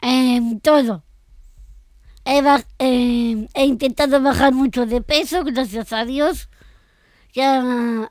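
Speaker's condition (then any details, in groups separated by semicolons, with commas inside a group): Down syndrome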